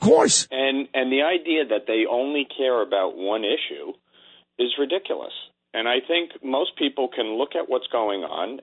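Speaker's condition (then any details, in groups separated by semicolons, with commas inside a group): No condition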